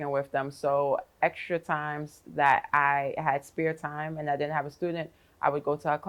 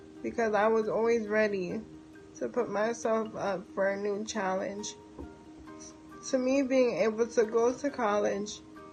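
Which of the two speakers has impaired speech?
The second: cerebral palsy; wheelchair user; diagnosed at 9 months.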